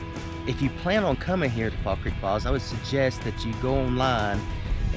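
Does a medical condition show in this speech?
No.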